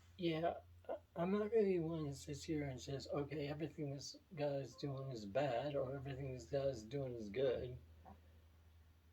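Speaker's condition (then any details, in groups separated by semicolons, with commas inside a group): Myasthenia gravis; affects hands and tongue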